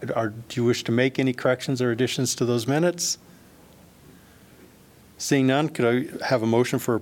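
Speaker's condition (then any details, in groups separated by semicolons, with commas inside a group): No condition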